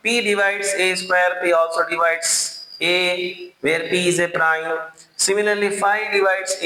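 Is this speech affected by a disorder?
No.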